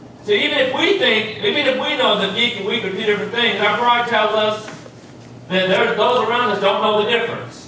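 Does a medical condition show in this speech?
No.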